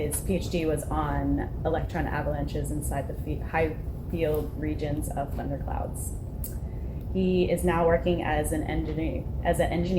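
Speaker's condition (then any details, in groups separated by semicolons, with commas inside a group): No condition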